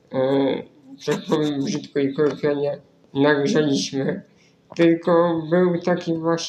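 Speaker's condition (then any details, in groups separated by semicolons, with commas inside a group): Spinal muscular atrophy; right-click via two keys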